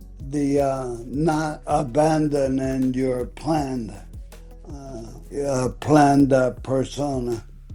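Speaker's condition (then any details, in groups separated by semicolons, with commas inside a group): ALS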